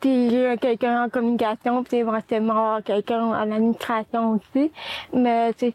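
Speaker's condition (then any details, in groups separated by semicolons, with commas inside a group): Cerebral palsy; needs help with daily tasks, needs accompaniment at work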